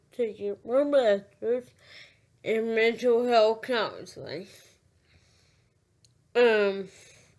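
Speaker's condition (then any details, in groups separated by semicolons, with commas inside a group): Cerebral palsy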